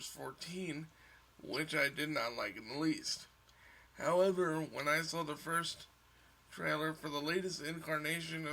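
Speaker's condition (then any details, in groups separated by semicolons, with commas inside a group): Cerebral palsy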